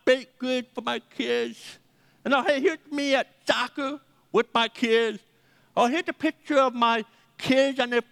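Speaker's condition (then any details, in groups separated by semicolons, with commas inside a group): Deafness; 80% deaf, hard time hearing phone callers, needs names repeated several times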